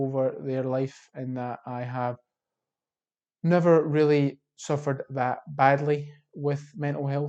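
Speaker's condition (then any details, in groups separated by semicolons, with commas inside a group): No condition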